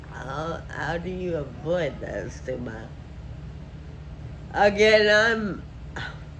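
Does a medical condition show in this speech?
Yes: Friedreich ataxia.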